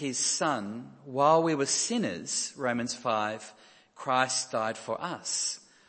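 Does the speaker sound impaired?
No.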